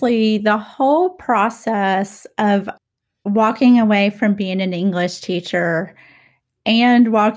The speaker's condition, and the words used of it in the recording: None; typical speech.